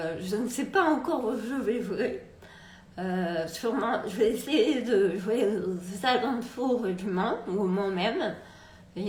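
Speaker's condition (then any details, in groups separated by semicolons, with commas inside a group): Multiple sclerosis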